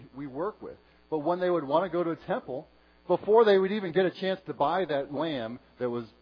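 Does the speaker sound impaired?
No.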